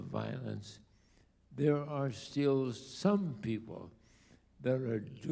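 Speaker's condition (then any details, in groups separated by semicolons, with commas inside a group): ALS; diagnosed about two years ago, late onset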